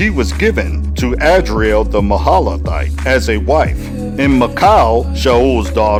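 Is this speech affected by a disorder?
No.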